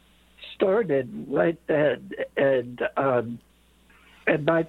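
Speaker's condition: Late-onset Pompe disease; over 250 infusions

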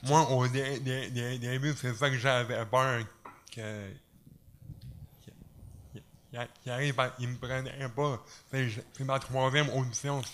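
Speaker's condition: Cerebral palsy with stuttering; stutters during recording

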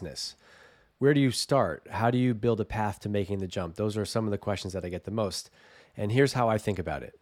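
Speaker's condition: No condition

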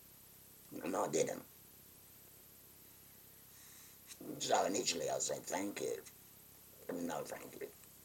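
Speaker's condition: Total laryngectomy; total laryngectomy by Mr. Tagar

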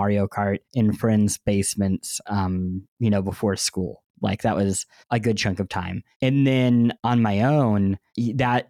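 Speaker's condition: Cleft lip and palate; bandaged

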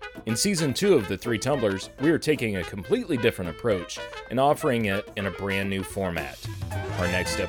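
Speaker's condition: No condition

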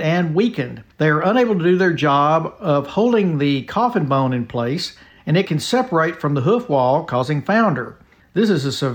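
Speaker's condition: No condition

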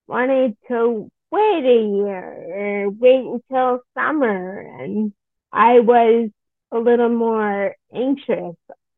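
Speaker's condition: Friedreich's ataxia; wheelchair user

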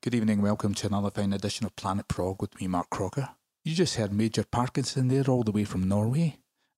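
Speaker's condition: No condition

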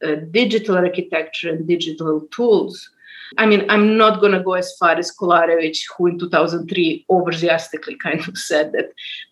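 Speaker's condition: No condition

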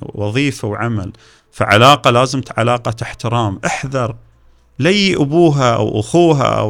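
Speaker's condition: No condition

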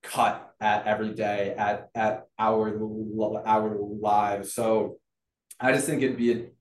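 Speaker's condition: Stuttering; stuttering since childhood; varies by situation, more fluent when confident, healthy and feeling good; repeated words, prolonged sounds

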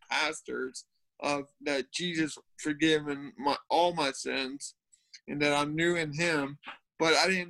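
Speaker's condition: Cerebral palsy; cerebral palsy since birth

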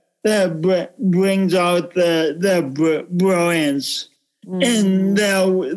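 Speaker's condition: Cerebral palsy; OT and PT in childhood in the 80s

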